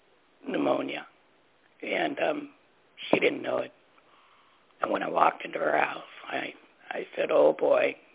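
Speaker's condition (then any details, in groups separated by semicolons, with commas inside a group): Laryngectomy; voice box surgically removed after cancer at young age; cancer about 8 years ago, guides qi healing energy into throat, school of qi energy heals; learned to talk differently, different tone of voice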